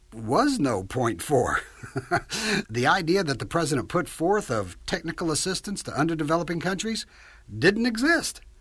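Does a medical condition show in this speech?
No.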